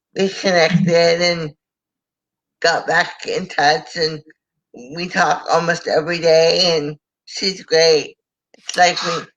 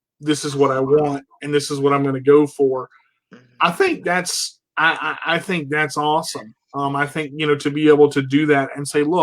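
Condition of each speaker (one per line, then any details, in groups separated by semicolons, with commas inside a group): Cerebral palsy; power chair full-time, can transfer independently
No condition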